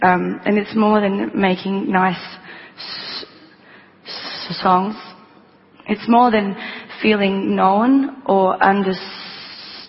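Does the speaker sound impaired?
Yes: stutter; lifelong stutter since childhood, proper nouns and names hardest, singing used as method when younger; age 28, ongoing stutter, lifelong dread of public speaking, performer; hesitates before names, swaps words at last minute via loophole method, sometimes thought drunk; here prolonged sounds.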